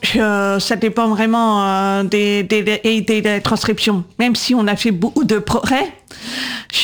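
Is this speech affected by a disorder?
Yes: profound congenital deafness, congenital, due to cytomegalovirus (CMV); diagnosed 18 months, severe then profound at 8, cochlear implants left 8.5, second 20-22; bilateral, age 37, two cochlear implants with external processors and antennas, magnets above ears; 20 years speech therapy for speaking and voice control, LPC cued speech, AI struggles to understand.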